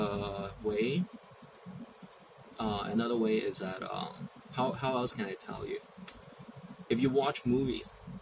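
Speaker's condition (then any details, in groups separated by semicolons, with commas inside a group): No condition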